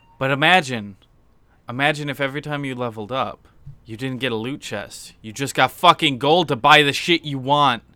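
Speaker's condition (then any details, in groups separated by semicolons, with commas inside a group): No condition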